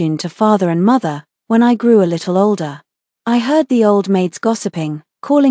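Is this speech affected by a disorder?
No.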